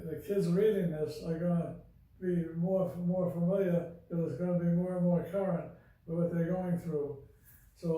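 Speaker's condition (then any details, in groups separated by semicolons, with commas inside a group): Parkinson's disease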